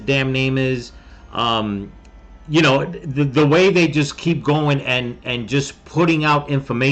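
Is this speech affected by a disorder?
No.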